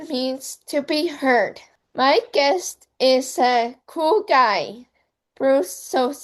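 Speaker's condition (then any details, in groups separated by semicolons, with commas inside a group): Cerebral palsy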